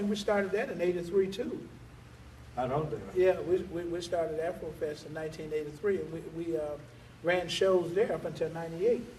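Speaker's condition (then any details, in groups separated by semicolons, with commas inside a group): No condition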